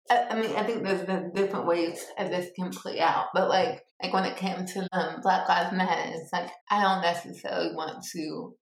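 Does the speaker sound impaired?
Yes: cerebral palsy; born two months premature.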